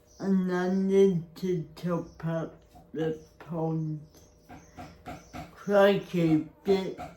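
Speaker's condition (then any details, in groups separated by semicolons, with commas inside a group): Cerebral palsy; spastic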